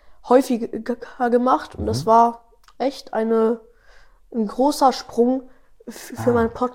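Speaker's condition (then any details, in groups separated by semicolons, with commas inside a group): Stuttering; 12-year-old boy; stutters a lot in this conversation, especially when talking about stuttering; no stuttering when singing, stutters rapping without melody, little in own podcast when in flow, fast rate, better slower; repeated sounds, blocks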